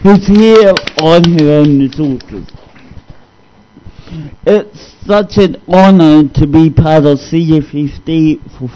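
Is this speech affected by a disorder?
Yes: cerebral palsy; discovered at age 2.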